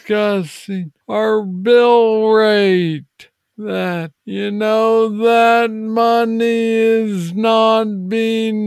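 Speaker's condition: Parkinson's disease; young onset, diagnosed at age 35; early 40s, filed for disability; clear on good days, slurred words when off, intelligibility varies between episodes

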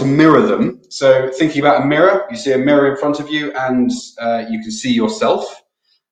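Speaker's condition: No condition

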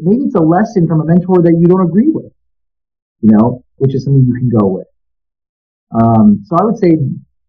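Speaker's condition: No condition

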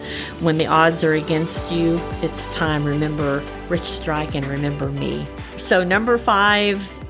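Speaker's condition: Repaired cleft palate, cleft palate without cleft lip; only one surgery lifetime

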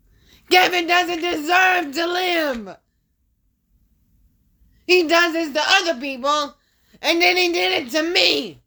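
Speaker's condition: Dysarthria; audible in recording

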